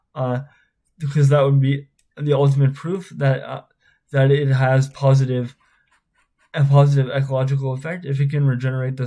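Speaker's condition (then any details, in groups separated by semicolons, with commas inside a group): Spastic cerebral palsy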